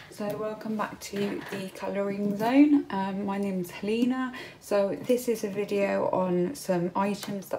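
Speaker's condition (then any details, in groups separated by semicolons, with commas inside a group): No condition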